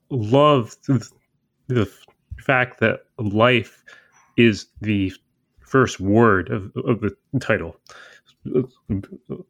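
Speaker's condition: Stuttering; lifelong, concealed with avoidance until four years ago, later attended Friends convention, NSA meetings; coping mechanisms and workarounds; repeated words, prolonged sounds

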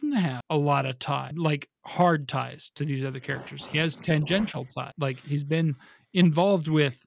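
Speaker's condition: No condition

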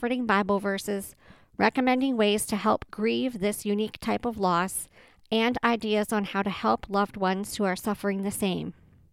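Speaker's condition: Cleft palate with Pierre Robin, Pierre Robin sequence, no cleft lip; childhood sound substitutions from open palate, speech therapy through 4th-5th grade, normal since surgery near twelve

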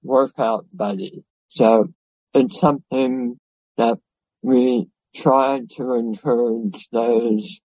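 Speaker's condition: Head and neck cancer; five-time survivor, surgery, radiation, years of toxic chemotherapy, about 2.5 years intense treatment; no evidence of disease for years, severe dysphagia, no normal meal for years; severe dysphagia from surgery, radiation and chemotherapy effects

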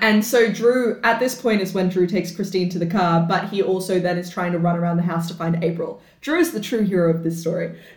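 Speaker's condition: No condition

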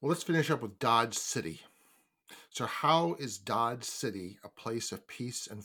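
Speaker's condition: No condition

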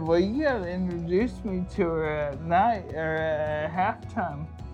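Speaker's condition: ALS; diagnosed by neurologists at Mayo Clinic, Rochester, Minnesota, after prolonged search for answers

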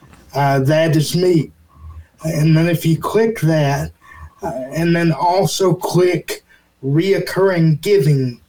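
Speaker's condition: Cerebral palsy; needs ramps, single-level home or way to get upstairs

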